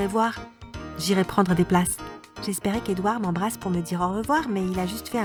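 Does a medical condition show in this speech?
No.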